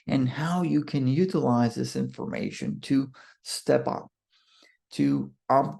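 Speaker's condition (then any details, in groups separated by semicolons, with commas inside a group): No condition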